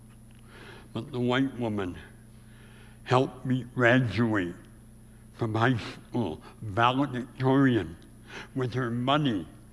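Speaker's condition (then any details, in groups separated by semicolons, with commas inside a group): Severe speech impediment; about age 84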